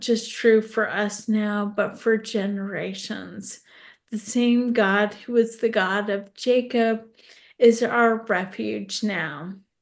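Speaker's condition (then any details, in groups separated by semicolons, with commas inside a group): ALS; tongue fasciculations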